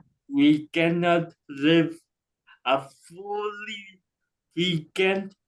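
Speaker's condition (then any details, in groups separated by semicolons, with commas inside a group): Cerebral palsy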